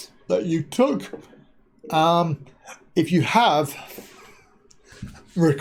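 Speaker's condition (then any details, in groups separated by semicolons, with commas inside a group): Cerebral palsy; back surgery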